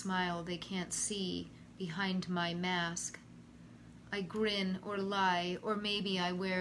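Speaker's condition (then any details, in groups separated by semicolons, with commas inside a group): No condition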